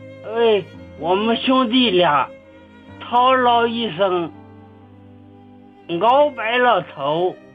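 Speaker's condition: Cerebellar atrophy; speech sounds different from ordinary people, self-described speech impairment, host hears it

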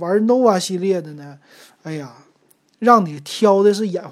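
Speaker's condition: No condition

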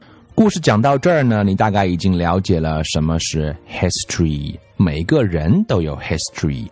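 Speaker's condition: No condition

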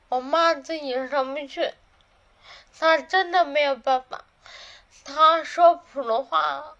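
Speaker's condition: Cerebellar atrophy, hereditary; slurred speech first

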